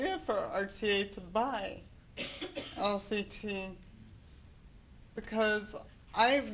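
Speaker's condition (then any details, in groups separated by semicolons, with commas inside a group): Cerebral palsy; walker, wheelchair for long distances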